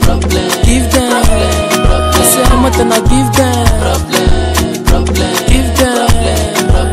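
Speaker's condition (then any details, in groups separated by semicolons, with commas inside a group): No condition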